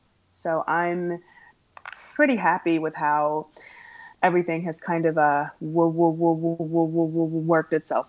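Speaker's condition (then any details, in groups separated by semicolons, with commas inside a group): Stuttering; stuttering since around age 3, past speech therapy, largely stopped talking for about 5 years; formerly hid stuttering by switching words, deep breaths, fillers like ums and ahs, avoided talking; repeated sounds, prolonged sounds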